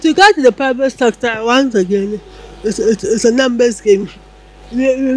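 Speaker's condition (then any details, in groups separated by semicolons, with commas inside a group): Cerebral palsy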